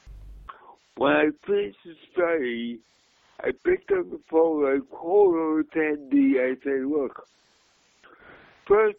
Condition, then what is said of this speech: Cerebral palsy. At first it was a little hard to hear him because of his speech impediment, but he repeated things when I got lost and I got used to his voice over the hour or so that we spoke.